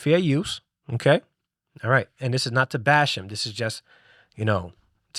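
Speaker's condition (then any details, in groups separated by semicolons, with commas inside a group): No condition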